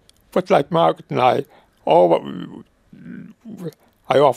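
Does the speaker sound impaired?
Yes: motor neuron disease; diagnosed at St. Vincent's about a year after retiring, early falls running, thumb pain, wheelchair; may get out of breath while talking, voice still sounds characteristically like himself.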